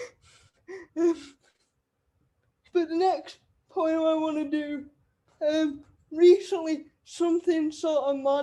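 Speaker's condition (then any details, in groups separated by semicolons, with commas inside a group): Cerebral palsy; wheelchair user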